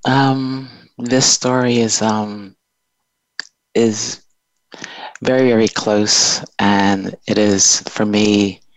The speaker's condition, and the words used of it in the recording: Stuttering. You know, one, speaking on the phone became extremely difficult.